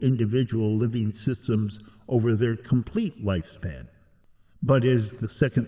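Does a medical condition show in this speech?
No.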